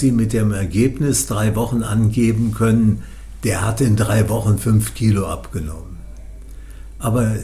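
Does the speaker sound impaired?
Yes: Parkinson's disease; exercise as ongoing therapy, running, table tennis, boxing, swimming.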